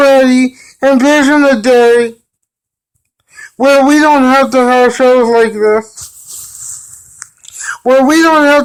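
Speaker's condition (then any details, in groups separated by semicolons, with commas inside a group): Cerebral palsy; brain damage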